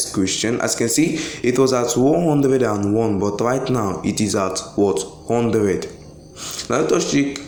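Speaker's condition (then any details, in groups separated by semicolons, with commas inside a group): No condition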